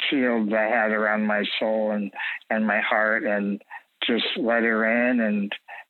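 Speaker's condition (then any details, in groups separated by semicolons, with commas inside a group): Spinal muscular atrophy type 2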